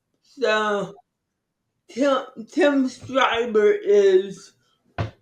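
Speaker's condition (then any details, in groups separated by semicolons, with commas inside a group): Cerebral palsy; from birth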